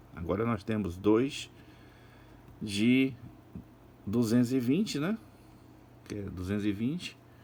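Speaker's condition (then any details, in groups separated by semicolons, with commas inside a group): No condition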